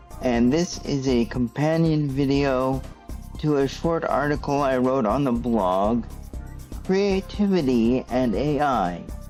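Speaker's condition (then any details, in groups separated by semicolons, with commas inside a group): Cerebral palsy; stiff muscles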